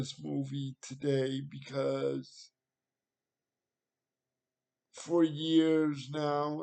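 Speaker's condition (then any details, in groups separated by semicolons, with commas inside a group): Cerebral palsy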